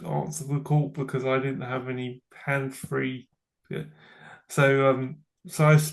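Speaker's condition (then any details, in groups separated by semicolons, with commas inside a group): Cerebral palsy; from birth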